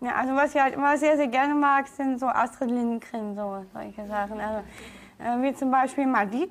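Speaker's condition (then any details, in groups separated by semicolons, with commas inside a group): Down syndrome; food refusal in childhood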